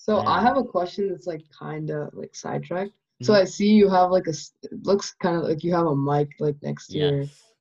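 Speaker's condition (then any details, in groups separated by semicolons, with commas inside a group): No condition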